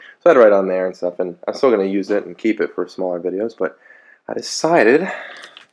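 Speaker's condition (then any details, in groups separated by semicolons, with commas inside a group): No condition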